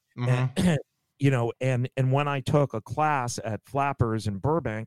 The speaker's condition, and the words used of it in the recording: No condition.